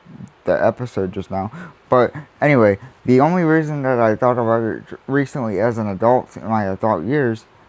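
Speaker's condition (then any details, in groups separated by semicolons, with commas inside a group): Cerebral palsy; uses wheelchair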